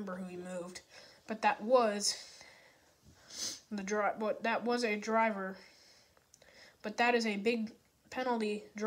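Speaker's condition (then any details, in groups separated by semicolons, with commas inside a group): No condition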